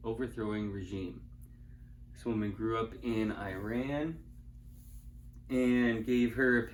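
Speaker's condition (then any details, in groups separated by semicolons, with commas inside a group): No condition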